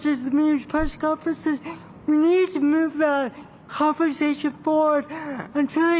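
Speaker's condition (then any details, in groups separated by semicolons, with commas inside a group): Cerebral palsy; from birth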